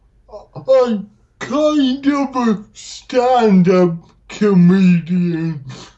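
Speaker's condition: Dysarthria; now occasionally not understood

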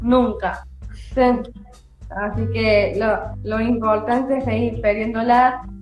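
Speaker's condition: Down syndrome; from birth

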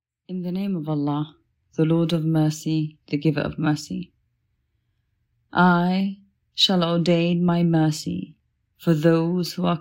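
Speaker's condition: No condition

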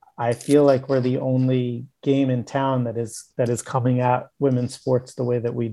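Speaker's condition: No condition

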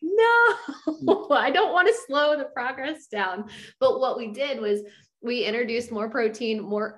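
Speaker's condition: No condition

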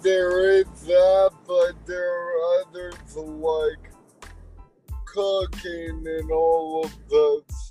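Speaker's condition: Cerebral palsy

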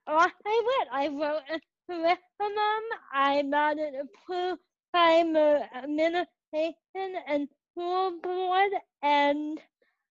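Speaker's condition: Cerebral palsy; present from birth; age 21

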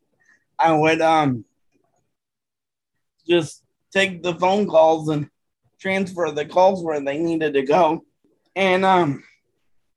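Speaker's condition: Cerebral palsy; hands distorted

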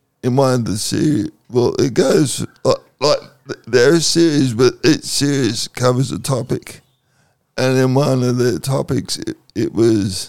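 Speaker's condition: Cerebral palsy; once cold stays cold

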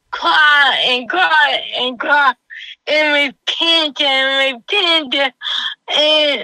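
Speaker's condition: Cerebral palsy; doctor told mother of diagnosis

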